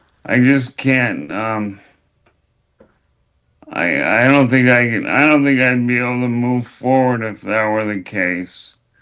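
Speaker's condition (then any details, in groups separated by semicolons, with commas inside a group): ALS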